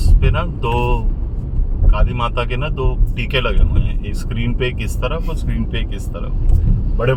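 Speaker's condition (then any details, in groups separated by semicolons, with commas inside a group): No condition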